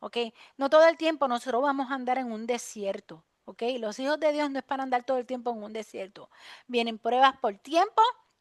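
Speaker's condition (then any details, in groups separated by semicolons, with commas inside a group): No condition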